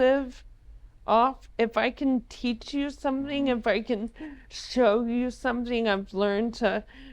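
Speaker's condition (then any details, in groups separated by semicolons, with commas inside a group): ALS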